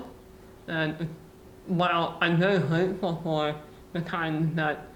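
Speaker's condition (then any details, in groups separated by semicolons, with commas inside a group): Muscular dystrophy; cannot drive, has used joystick-controlled car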